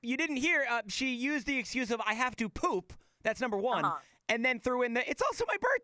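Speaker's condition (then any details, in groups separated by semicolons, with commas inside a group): No condition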